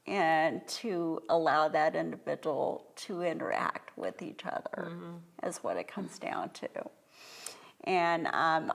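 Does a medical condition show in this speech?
Yes: cerebral palsy.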